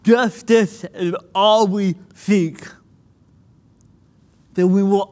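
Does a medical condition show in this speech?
Yes: cerebral palsy; speaking a little difficult, more difficult when nervous, listeners may need to rewind.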